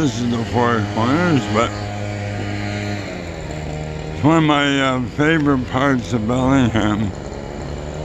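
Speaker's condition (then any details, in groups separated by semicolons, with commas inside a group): Oral cancer; base of tongue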